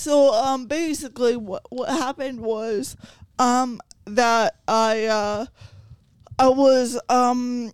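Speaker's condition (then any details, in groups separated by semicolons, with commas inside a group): Cerebral palsy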